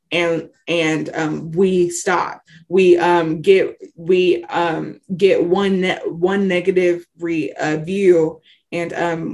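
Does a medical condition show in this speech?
Yes: stuttering; stutter since childhood, lifelong, frequent, parents rewarded getting a full sentence out; ongoing frequent stutter, once avoided phone calls and speaking, now speaks publicly; frequent whole-word and part-word repetitions, fillers um and uh, revisions; here repeated sounds, repeated words, prolonged sounds.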